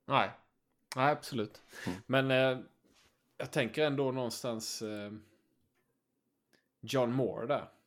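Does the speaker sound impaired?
No.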